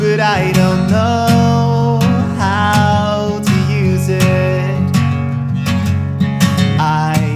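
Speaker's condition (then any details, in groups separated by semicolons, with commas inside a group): No condition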